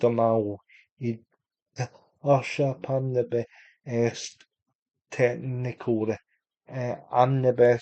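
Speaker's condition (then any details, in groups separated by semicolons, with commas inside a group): Cerebral palsy; unable to walk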